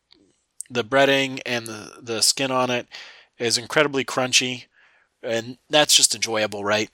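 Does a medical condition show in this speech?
No.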